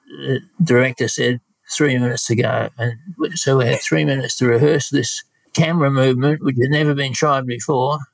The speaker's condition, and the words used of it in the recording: Parkinson's disease. About the fact that he has Parkinson's disease, and only recently it has started to affect the way that he speaks.